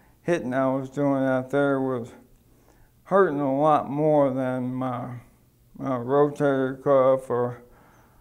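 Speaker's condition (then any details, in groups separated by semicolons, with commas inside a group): ALS (Lou Gehrig's disease); likely caused by repeated football concussions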